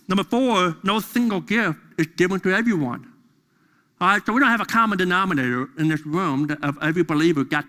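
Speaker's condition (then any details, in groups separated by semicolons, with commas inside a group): Deafness; deaf during school years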